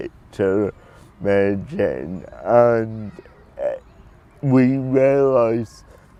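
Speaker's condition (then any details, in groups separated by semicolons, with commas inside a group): Cerebral palsy; cerebral palsy from birth; early prognosis of never talking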